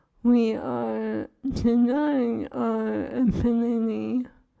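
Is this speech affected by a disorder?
Yes: ALS; cannot eat.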